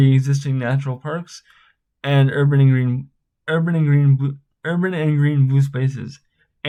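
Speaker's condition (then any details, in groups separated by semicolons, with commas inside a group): Spastic cerebral palsy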